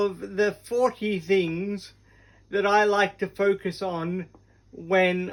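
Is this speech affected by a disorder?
Yes: cerebral palsy.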